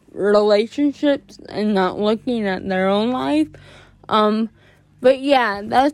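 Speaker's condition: Cerebral palsy; anxiety since 7th grade worsened it, more jerking in class; since 7th grade anxiety made talking to people comfortably harder

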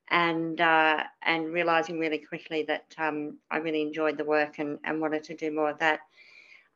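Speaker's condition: Cleft palate; lots of childhood speech therapy

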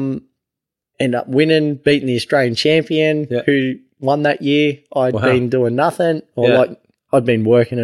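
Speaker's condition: No condition

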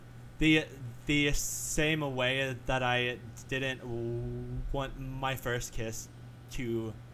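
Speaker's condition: Stutter; varies day to day with bad talking days, called not a disability but annoying; frequent word and phrase repetitions, part-word repetitions, repeated uh fillers, listeners mistake speech for drunkenness; repeated words, prolonged sounds

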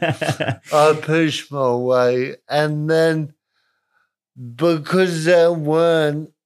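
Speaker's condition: Cerebral palsy, moderate; spastic

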